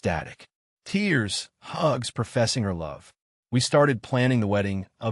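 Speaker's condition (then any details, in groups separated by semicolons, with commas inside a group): No condition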